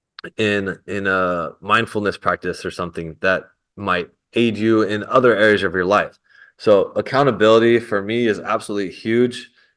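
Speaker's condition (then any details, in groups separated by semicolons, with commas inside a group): No condition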